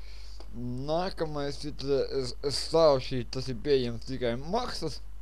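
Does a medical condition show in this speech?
Yes: cerebral palsy; speech not very clear.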